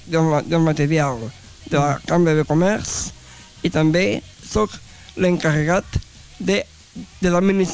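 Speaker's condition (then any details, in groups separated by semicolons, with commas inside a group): Down syndrome; very talkative, expresses self in own way and own words, dislikes being corrected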